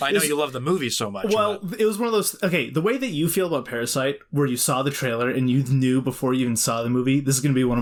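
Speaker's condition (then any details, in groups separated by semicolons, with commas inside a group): No condition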